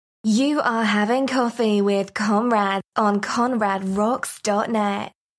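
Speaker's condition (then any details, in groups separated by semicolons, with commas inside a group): No condition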